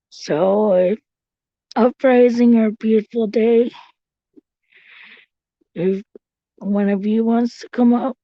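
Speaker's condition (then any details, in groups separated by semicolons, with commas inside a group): Cerebral palsy; since birth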